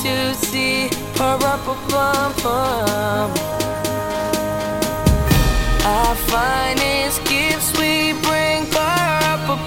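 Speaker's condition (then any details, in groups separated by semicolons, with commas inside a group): No condition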